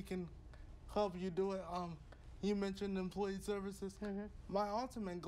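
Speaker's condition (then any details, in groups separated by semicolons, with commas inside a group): Cerebral palsy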